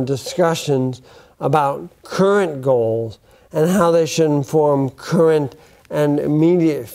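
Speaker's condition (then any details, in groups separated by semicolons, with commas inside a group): Bulbar onset ALS; affects speech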